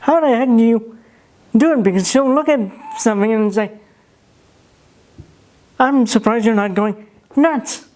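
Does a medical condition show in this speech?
Yes: cerebral palsy.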